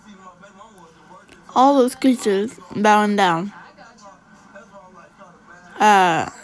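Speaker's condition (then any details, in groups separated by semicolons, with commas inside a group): Cerebral palsy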